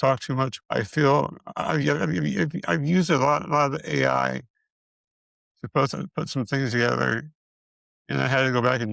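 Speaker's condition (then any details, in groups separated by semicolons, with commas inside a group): Multiple system atrophy; central hypoventilation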